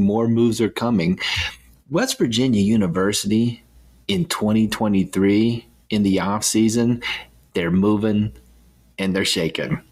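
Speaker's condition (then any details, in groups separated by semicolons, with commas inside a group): No condition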